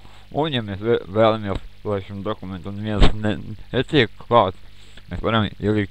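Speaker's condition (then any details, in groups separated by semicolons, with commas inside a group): Cerebral palsy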